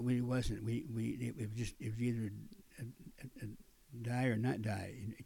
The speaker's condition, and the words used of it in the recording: Stuttering. I'm not talking very good now, I admit that.